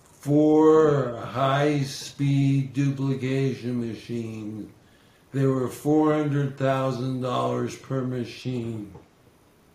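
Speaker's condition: ALS; slurred speech

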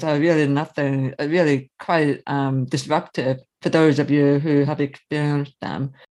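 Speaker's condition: Severe to profound hearing loss, early-onset; cochlear implant user; severe to profound loss from early age

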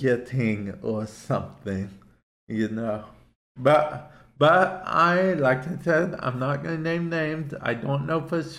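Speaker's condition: Cerebral palsy; affects speech to an extent

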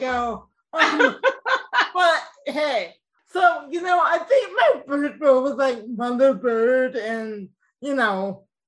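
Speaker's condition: Cerebral palsy, mild; speech mildly affected

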